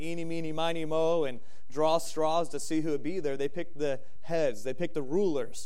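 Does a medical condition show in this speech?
No.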